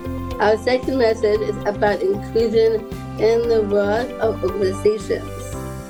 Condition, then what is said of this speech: Down syndrome. Now, the audio is a bit stilted because it is a real people sharing their real thoughts and their real messages for World Down Syndrome Day.